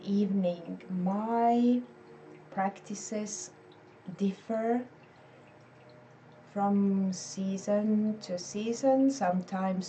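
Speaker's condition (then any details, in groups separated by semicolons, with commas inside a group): No condition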